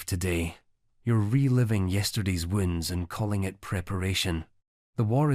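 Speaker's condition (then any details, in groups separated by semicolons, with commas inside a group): No condition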